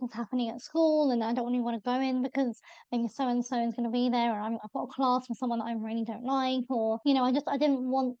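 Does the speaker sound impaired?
Yes: bilateral cleft lip and palate; possibly needs more pitch or volume to be heard, voice called weird in childhood.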